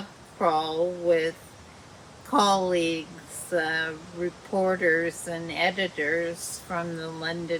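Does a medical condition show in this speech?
Yes: dysarthria.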